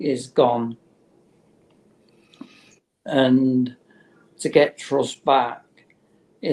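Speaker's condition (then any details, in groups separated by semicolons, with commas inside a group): Motor neurone disease; terminal, no cure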